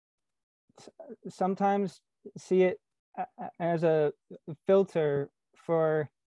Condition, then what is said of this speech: Stuttering. Well, so that, first of all, that's rarely the case, but when, if I'm fluent, I feel like something is missing.